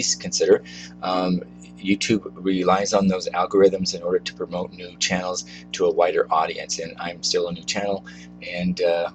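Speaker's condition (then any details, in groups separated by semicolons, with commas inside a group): No condition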